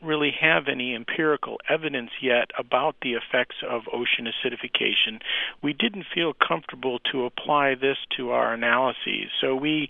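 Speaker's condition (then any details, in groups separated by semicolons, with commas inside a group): No condition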